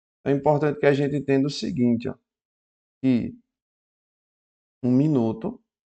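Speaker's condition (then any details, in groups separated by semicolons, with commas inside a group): No condition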